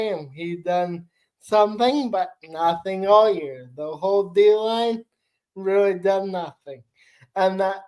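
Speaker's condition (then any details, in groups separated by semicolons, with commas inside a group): Cerebral palsy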